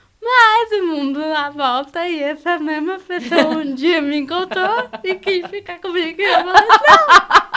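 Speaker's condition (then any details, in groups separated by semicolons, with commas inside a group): Cerebral palsy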